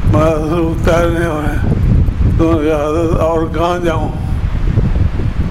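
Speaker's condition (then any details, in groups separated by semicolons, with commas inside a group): Difficulty speaking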